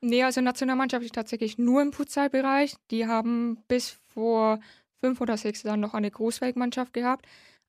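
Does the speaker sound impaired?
Yes: hard of hearing since birth, congenital, cochlear implant, severe; left cochlear implant held by magnet, loss over 55 decibels, rain problematic, partial sign language.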